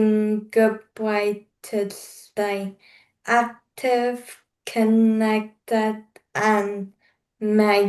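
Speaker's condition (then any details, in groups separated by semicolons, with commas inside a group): Cerebral palsy; slower speaking pace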